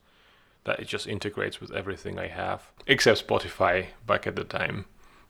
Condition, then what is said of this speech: None; typical speech.